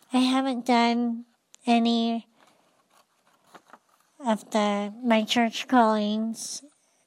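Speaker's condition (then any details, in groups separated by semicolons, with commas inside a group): Cleft lip and palate; congenital bilateral cleft lip and palate, part of ectrodactyly ectodermal dysplasia (EEC) syndrome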